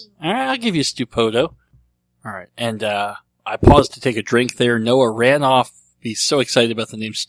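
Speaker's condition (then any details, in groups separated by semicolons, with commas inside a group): Cleft lip and palate; treated as a baby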